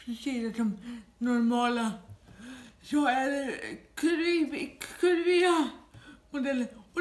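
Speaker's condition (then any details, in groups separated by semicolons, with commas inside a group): Dyskinetic cerebral palsy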